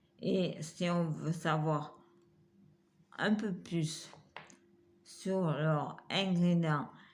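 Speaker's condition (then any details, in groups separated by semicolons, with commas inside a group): Multiple sclerosis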